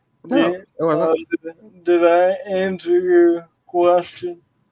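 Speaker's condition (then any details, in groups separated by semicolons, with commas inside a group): Cerebral palsy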